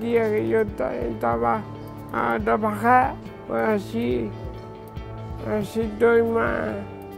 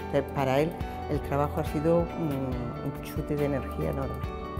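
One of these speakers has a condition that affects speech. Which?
The first: cerebral palsy.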